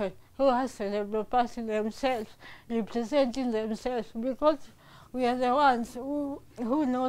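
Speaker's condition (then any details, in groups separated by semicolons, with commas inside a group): Cerebral palsy; from birth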